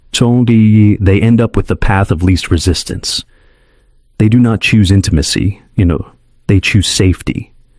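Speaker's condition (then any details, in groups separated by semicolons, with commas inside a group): No condition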